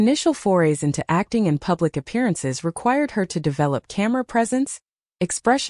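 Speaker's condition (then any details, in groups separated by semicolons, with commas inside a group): No condition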